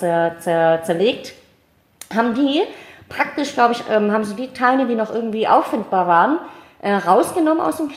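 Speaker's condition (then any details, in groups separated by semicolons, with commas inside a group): Cleft palate, mild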